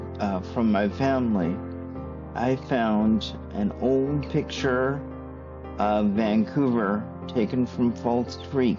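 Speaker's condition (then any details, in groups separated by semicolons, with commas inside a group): Cerebral palsy; stiff muscles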